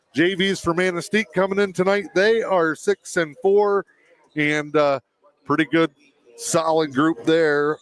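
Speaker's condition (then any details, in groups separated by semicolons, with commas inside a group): No condition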